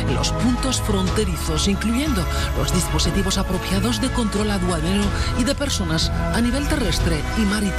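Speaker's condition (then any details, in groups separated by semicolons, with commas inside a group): No condition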